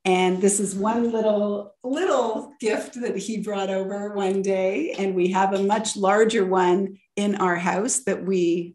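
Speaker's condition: No condition

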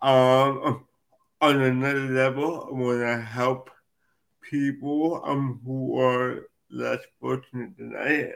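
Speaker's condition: Cerebral palsy; from birth

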